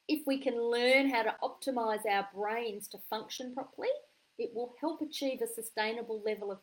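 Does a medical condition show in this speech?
No.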